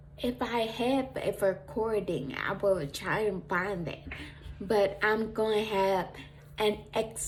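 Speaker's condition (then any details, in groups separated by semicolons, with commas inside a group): Traumatic brain injury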